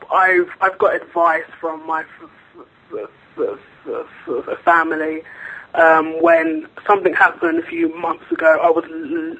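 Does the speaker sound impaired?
Yes: stuttering; onset age four or five per sister, both parents and brother stuttered, long covert, tried neuro-linguistic programming; openly stuttering nearly a year and a half, since a stutter talk YouTube video; stutter impossible to hide, once stuttered badly and uncontrolled with dry mouth; here repeated sounds, repeated words.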